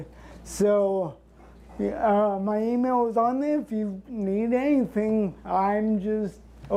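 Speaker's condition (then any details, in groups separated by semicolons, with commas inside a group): Cerebral palsy; since birth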